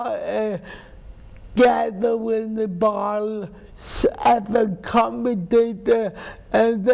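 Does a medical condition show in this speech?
Yes: cerebral palsy; speech impairment.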